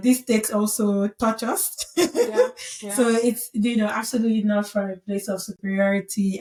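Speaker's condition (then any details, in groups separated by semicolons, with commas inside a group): No condition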